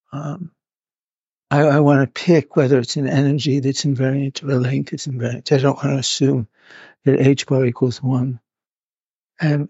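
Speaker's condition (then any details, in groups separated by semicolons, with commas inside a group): Parkinson's; neurological disorder, hidden from others in early stages, now openly shown; audio hard to capture at points, partly due to movement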